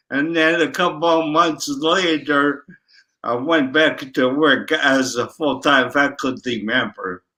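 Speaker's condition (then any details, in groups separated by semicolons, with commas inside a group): Traumatic brain injury, ataxic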